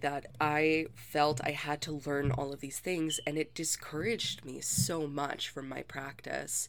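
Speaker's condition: No condition

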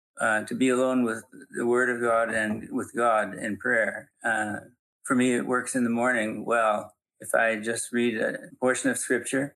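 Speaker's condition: Parkinson's; still teaching and speaking publicly

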